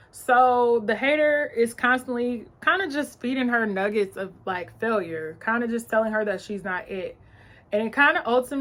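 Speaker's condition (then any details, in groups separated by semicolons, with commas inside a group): No condition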